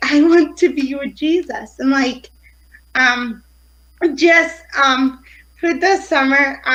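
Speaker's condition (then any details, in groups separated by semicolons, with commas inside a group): Cerebral palsy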